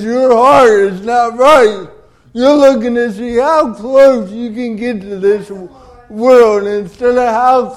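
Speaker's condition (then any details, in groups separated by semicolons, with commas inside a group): Cerebral palsy; delayed development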